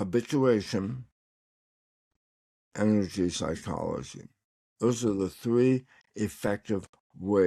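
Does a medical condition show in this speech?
Yes: tongue cancer; recovering, tongue exercises.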